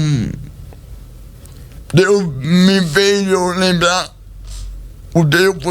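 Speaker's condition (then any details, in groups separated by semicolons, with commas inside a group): Cerebral palsy; speech not normal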